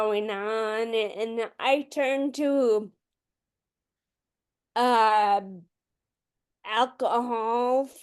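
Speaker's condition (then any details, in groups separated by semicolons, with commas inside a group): Friedreich's ataxia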